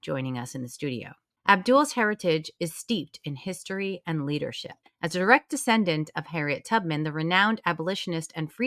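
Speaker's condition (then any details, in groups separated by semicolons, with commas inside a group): No condition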